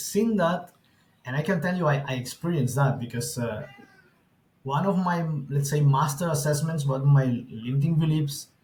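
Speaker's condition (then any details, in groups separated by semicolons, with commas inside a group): No condition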